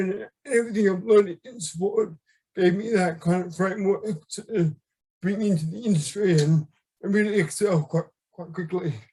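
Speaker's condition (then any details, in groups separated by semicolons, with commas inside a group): Left hemiplegia; left-sided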